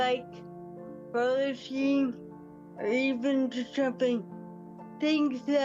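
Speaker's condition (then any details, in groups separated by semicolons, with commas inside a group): Wilson disease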